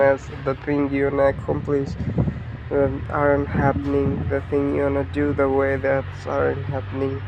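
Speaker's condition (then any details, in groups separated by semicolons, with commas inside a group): No condition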